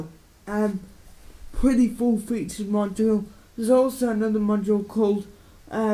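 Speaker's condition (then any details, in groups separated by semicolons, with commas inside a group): Cerebral palsy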